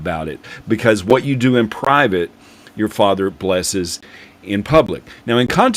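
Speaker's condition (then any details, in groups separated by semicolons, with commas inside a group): No condition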